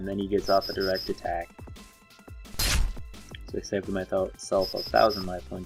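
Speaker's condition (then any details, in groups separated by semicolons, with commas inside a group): No condition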